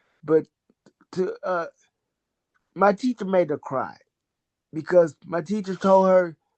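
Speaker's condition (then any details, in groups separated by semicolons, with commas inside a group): Cerebral palsy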